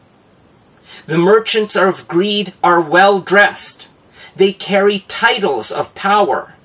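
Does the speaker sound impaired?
No.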